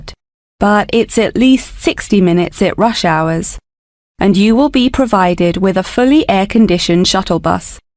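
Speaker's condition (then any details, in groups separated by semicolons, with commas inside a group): No condition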